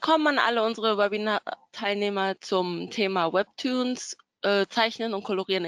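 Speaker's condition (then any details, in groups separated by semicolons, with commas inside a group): No condition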